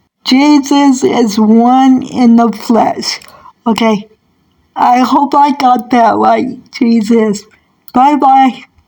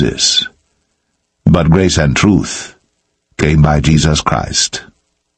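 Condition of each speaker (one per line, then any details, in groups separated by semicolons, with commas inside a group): Cerebral palsy; present from birth
No condition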